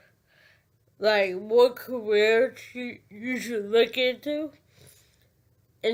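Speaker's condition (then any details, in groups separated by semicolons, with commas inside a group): Cerebral palsy; birth injury, poor muscle control, affects walking and stability; lifelong; cannot control speech, speech affected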